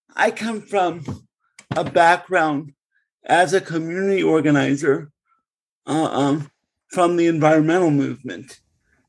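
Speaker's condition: Cerebral palsy; congenital cerebral palsy

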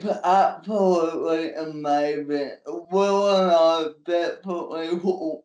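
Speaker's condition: Cerebral palsy; NDIS support worker for transport, getting on and off stage, personal care

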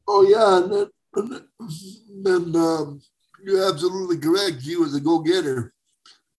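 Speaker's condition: Cerebral palsy; spastic type, present from birth, uses wheelchair for mobility, muscle and joint tightness; under the weather with a cough, voice sounds unwell

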